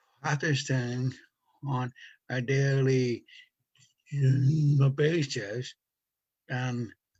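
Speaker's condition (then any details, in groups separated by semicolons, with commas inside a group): Stutter from brain injury; mild cerebral palsy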